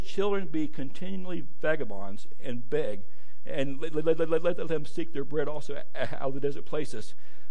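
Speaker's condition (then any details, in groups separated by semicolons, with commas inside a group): Stuttering; worse when trying to stand still; repeated sounds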